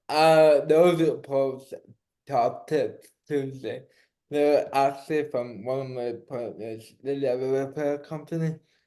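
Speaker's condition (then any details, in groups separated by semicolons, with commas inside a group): Cerebral palsy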